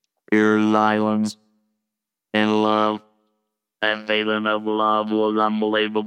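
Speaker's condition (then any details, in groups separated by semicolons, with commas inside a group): Laryngectomy, total laryngectomy with electrolarynx; no current signs of cancer, speaks with handheld electric wand (electrolarynx) at throat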